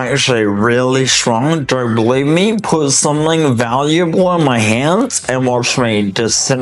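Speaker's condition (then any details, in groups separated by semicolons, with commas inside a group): Cerebellar ataxia; articulation impediment, coordination problems affect speech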